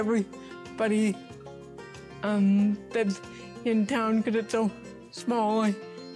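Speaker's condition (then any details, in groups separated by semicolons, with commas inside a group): Cerebral palsy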